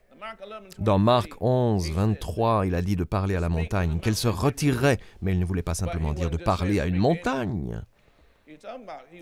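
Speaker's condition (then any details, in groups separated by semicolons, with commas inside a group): No condition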